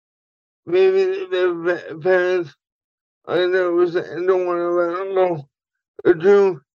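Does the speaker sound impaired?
Yes: cerebral palsy; motor skills affected, pain up and down body, everything difficult, formerly helped by Fanta with doors, laundry; voice affected once in a while, talks funny sometimes, mental capability unaffected.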